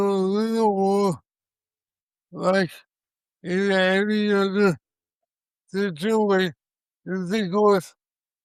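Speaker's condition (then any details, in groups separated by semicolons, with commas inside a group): Cerebral palsy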